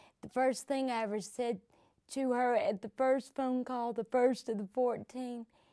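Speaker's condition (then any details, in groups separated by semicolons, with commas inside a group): Cerebral palsy; from birth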